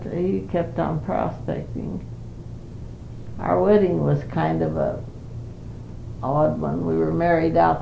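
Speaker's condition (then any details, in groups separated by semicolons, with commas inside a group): Parkinson's; not very able to do much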